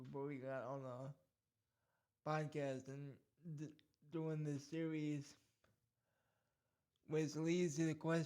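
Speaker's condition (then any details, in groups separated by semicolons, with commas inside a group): Cerebral palsy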